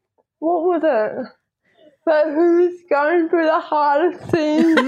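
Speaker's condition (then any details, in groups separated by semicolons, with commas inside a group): Cerebral palsy; spastic diplegia, both legs affected, hands mildly affected, found not developing properly, early intervention therapy; speech a bit odd, typing easier, computer full-time for schoolwork since grade one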